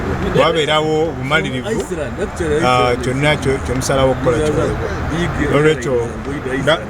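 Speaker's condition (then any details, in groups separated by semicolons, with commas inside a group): No condition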